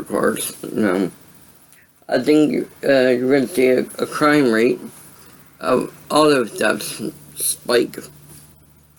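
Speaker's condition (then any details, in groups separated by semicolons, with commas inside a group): Cerebral palsy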